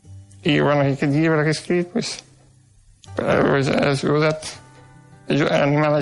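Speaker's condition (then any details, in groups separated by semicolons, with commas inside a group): Duchenne muscular dystrophy; degenerative incurable form, progressive loss of strength, wheelchair user, age 25, lost ability to write; housebound, no longer able to eat, moves only head and legs slightly, postural pain; dictates instead of writing, colds or bronchitis cause suffocation crises treated with morphine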